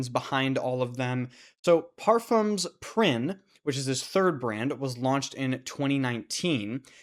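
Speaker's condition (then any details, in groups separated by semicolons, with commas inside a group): No condition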